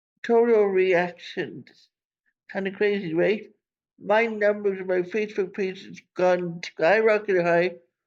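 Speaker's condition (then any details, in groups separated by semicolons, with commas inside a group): Cerebral palsy; from birth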